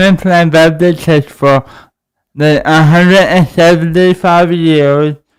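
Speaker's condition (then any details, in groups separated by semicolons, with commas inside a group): Cerebral palsy; spine surgery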